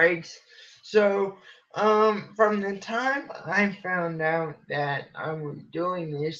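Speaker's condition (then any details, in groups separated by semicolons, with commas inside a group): Cerebral palsy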